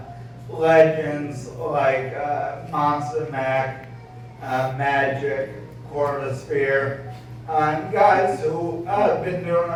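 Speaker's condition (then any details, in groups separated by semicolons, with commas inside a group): ALS; voice sounds impaired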